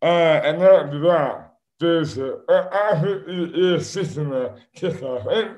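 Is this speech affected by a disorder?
Yes: dystonia; neurological movement disorder, caused by repeated rugby concussions and head knocks, affects speech and hands; slurred speech as first symptom, hands later involuntarily affected.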